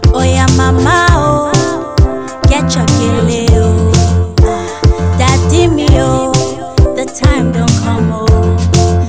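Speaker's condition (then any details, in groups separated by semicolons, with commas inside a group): No condition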